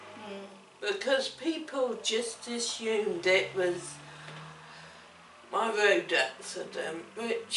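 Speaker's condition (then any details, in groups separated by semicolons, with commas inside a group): Cerebellar ataxia; speech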